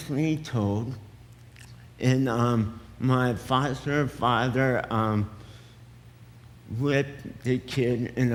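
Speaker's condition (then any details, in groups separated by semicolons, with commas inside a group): Cerebral palsy; affects speech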